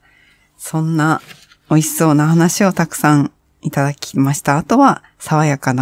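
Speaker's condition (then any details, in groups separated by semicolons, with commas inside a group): No condition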